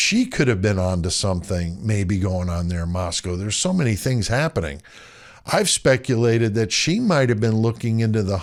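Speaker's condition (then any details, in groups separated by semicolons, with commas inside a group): No condition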